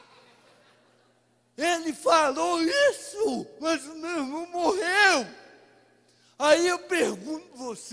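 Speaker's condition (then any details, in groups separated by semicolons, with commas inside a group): Cerebral palsy; no speech as child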